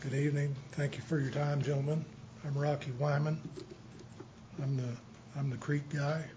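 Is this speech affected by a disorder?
Yes: Parkinson's; a little shaky tonight, slowed down state; not speaking too fast.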